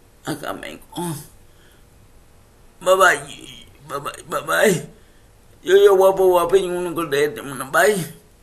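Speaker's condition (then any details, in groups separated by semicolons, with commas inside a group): Cerebral palsy; speech affected by cerebral palsy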